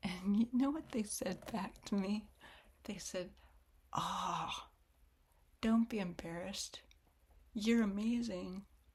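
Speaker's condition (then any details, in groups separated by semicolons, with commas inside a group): Spastic cerebral palsy; spastic form, hip problems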